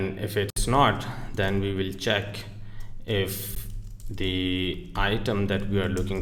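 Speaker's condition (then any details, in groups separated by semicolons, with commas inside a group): No condition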